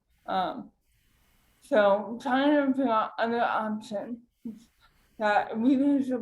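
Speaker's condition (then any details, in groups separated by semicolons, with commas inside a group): Cerebral palsy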